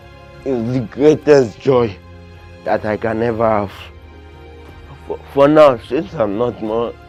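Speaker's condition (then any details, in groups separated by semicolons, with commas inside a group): Cerebral palsy; limits movement and coordination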